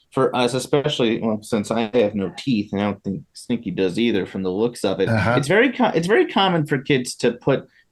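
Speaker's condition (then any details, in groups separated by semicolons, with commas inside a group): No condition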